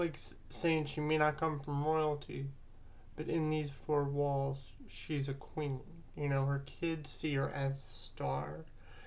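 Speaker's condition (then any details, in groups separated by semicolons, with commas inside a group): Cerebral palsy; present from birth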